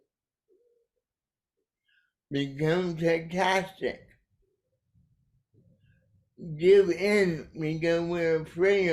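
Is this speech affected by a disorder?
Yes: cerebral palsy; caused by brainstem aneurysm.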